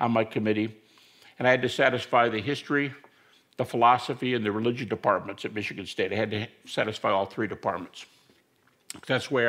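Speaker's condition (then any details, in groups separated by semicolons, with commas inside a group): No condition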